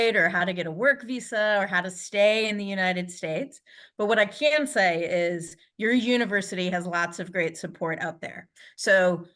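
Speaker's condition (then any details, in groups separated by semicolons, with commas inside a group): No condition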